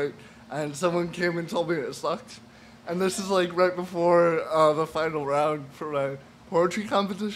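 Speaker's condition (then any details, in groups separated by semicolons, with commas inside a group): Cerebral palsy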